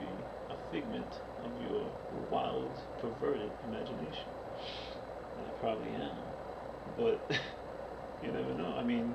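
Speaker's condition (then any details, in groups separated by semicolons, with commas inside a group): No condition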